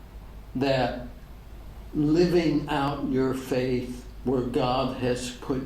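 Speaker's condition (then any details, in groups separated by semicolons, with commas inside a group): ALS; degenerative; diagnosed ten years ago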